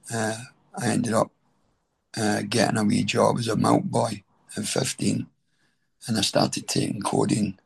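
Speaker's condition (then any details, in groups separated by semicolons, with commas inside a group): Throat cancer treatment effects; stage 4 throat cancer 6.5 years into recovery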